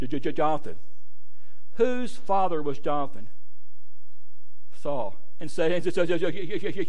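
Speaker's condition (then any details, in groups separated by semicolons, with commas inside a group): Stuttering; struggled with it for a while, adults at gadsdale said stutter barred preaching; worse when trying to stand still; repeated sounds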